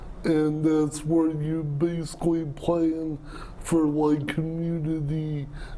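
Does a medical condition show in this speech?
Yes: cerebral palsy; speech impairment.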